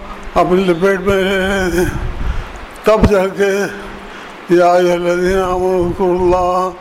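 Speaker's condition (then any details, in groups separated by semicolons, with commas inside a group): Difficulty speaking; keeps remarks brief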